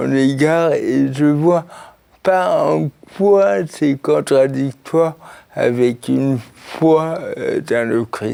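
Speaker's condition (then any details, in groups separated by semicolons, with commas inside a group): Cerebral palsy; since birth, birth injury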